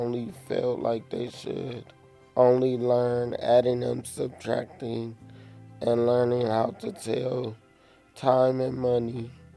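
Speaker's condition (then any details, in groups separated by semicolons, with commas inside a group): Cerebral palsy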